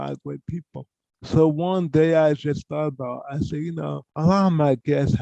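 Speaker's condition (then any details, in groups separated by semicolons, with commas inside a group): Cerebral palsy; from birth, poor hand use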